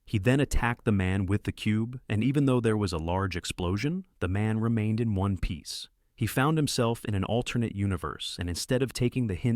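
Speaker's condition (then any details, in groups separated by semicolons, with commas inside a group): No condition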